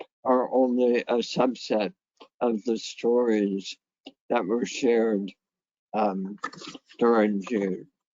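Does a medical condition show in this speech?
Yes: head and neck cancer.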